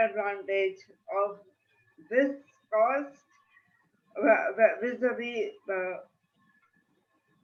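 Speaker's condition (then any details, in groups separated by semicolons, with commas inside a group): Cerebral palsy; spastic hand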